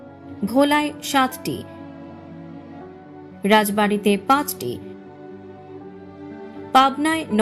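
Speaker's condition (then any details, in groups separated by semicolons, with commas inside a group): No condition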